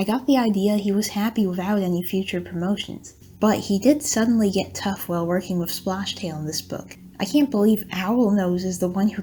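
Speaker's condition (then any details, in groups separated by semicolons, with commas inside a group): No condition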